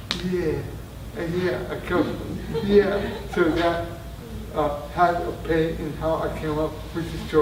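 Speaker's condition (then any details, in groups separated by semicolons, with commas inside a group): Traumatic brain injury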